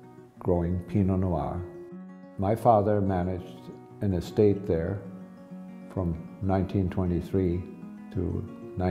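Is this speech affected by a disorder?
No.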